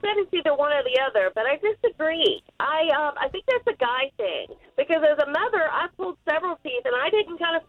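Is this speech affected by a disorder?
No.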